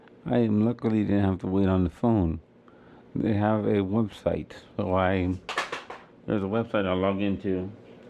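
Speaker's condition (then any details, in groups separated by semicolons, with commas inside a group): Cerebral palsy; wheelchair user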